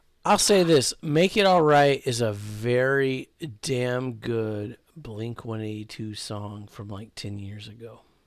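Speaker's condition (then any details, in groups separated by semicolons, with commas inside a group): No condition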